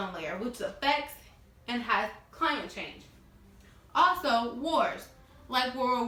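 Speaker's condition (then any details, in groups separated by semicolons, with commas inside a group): No condition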